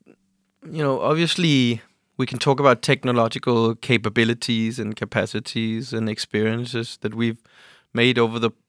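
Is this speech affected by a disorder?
No.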